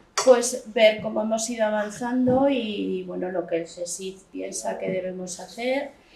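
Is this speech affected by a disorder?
No.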